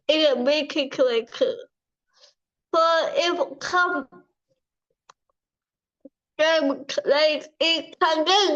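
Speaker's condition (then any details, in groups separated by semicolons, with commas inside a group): Cerebral palsy; from birth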